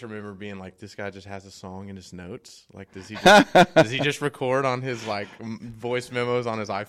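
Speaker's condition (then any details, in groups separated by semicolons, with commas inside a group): No condition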